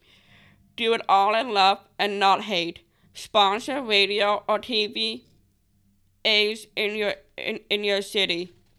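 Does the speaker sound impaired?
Yes: Down syndrome; reads prepared pro-life speech aloud on podcast; accent from condition, fears not being understood, tries again speaking clearer and louder.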